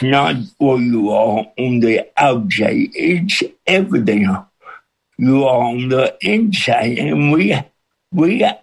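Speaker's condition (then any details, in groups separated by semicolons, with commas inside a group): Cerebral palsy with speech impediment; congenital cerebral palsy; speech impediment since birth, hard to understand at first, pastor John Hayes feared nobody could understand, listeners adjust within minutes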